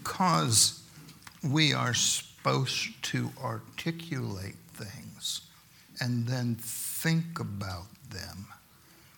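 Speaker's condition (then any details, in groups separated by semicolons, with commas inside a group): Stuttering; stuttering during sermon, deliberately slow speech; speaks slowly by necessity, stuttering can stop speech, takes slow breath, slightly changes voice; prolonged sounds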